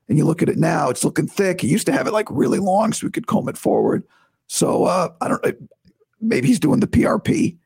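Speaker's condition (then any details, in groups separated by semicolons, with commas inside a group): Vocal cord surgery recovery; not yet back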